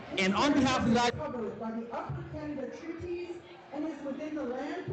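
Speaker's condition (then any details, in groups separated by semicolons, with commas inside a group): No condition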